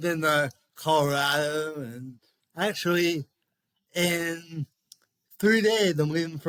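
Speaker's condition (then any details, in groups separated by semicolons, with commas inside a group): Cerebral palsy; speech affected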